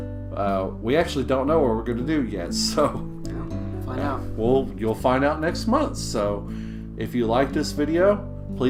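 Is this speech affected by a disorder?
No.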